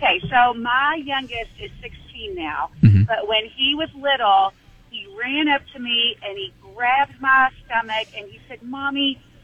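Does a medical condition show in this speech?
No.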